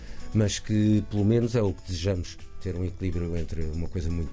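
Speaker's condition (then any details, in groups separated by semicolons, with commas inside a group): No condition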